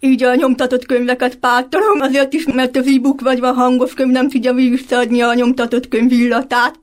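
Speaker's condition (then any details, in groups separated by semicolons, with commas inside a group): Deafblindness (hearing impairment); EasyLink MyLink radio system for lectures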